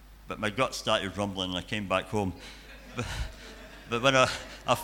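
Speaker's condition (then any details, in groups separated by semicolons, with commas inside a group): Cleft palate and cleft lip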